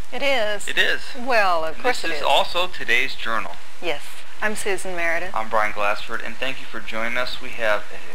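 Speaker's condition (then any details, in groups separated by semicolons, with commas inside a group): No condition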